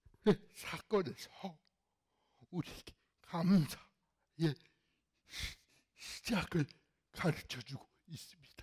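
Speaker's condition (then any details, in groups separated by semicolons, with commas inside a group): Cerebral palsy; fairly severe in childhood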